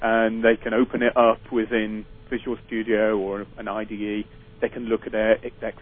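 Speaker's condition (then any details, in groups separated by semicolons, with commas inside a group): No condition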